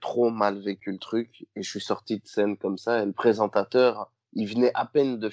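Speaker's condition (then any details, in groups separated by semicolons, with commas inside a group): No condition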